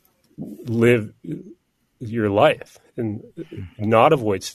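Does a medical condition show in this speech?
Yes: stuttering; no stuttering when singing, singing uses a different neural pathway; here prolonged sounds, blocks.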